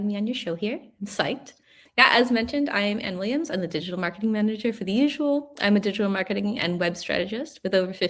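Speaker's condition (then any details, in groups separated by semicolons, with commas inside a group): No condition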